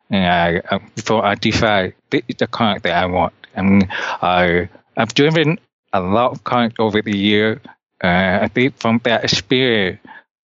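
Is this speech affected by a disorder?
Yes: deafness; compensates by focusing visually on surroundings.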